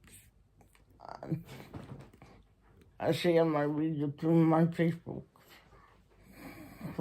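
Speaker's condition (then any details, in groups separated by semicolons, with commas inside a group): Muscular Parkinson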